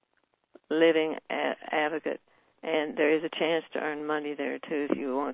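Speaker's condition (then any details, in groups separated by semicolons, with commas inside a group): Parkinson's disease; tremor in right hand, stiff right fingers; using AO scanner technology, reports feeling better; shaky voice, voice getting better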